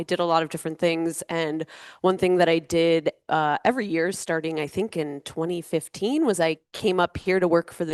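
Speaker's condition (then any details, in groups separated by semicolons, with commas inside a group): No condition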